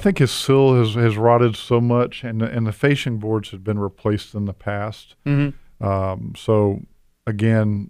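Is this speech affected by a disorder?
No.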